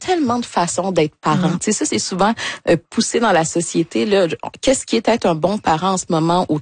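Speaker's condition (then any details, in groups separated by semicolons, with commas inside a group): No condition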